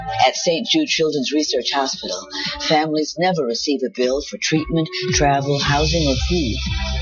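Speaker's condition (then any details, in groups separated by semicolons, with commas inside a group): No condition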